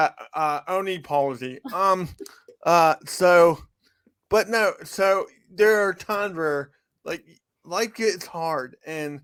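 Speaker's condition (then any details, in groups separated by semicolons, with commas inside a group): Cerebral palsy; from birth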